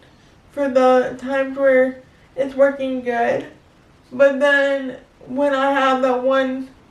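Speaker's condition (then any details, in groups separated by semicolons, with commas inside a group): Cerebral palsy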